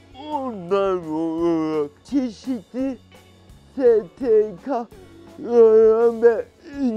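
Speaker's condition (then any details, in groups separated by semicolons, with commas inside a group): Cerebral palsy; umbilical cord entanglement at birth; sometimes needed pen and paper to communicate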